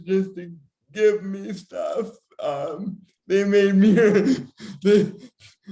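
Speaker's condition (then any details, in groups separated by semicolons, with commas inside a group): Severe cerebral palsy; speech problems predicted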